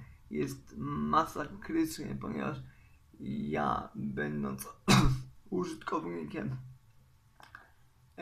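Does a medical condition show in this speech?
Yes: cerebral palsy; uses wheelchair.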